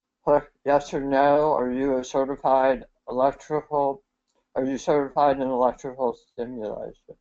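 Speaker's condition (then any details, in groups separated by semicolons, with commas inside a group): Head and neck cancer; left vagus nerve severed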